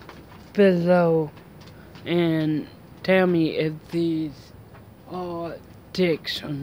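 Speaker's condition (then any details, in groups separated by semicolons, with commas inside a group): Mild cerebral palsy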